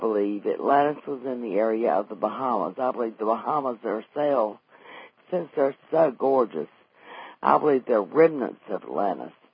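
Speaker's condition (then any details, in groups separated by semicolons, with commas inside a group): Vocal cord paralysis after stroke; wheelchair user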